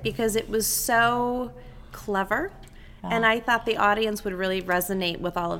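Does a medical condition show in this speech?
No.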